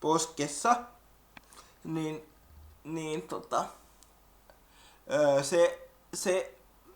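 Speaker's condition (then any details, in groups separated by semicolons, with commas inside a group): Cerebral palsy; wheelchair user, involuntary movements mainly legs, also arms, spinal fusion; relearning walking after spine surgery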